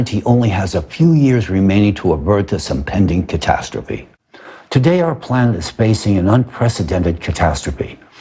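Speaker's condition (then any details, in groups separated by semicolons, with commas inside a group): No condition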